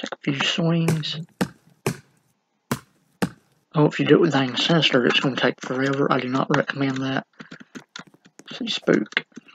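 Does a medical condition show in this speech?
No.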